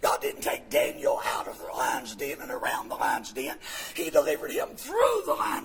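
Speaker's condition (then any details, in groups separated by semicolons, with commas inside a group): Vocal fold paralysis, bilateral; speaks with false vocal folds; voice worse than before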